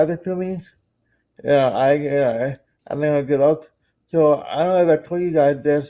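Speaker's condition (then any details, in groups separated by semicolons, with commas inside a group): Cerebral palsy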